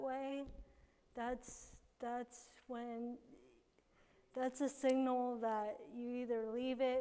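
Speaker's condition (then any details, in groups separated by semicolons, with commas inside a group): Cerebral palsy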